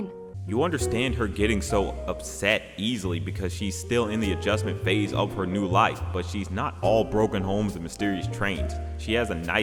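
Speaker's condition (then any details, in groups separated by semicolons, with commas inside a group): No condition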